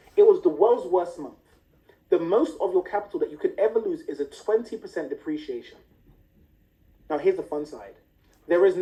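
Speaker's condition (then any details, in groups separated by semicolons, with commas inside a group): No condition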